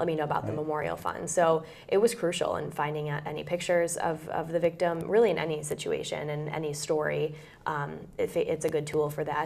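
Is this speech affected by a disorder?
No.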